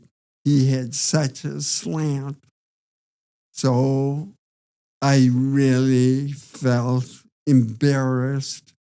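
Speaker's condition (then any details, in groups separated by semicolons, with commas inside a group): Parkinson's disease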